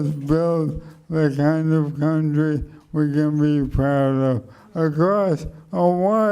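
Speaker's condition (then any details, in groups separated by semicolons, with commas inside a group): Motor neuron degeneration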